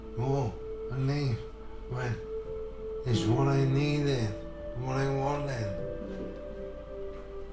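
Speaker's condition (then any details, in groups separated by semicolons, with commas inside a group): Motor neurone disease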